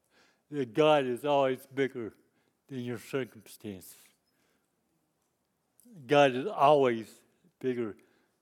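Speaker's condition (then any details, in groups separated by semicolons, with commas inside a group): Cerebral palsy; lifelong disability since youth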